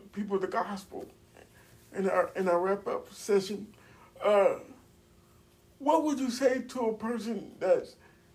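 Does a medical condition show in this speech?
Yes: cerebral palsy; uses wheelchair, age 42.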